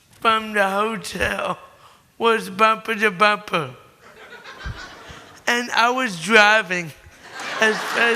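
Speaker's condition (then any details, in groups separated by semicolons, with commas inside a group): Cerebral palsy; born premature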